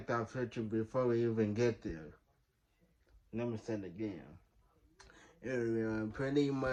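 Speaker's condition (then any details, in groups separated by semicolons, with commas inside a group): Traumatic brain injury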